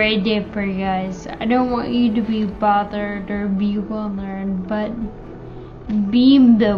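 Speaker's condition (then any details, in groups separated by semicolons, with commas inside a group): Friedreich's ataxia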